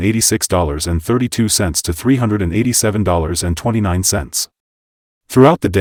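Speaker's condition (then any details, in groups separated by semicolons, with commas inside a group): No condition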